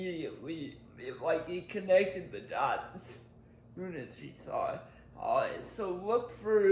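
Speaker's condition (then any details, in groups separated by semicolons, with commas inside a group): Cerebral palsy; powered wheelchair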